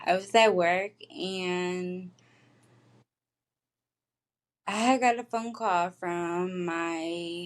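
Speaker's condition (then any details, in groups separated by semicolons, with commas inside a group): Traumatic brain injury; accident, injury at age 24; takes medication, physical therapy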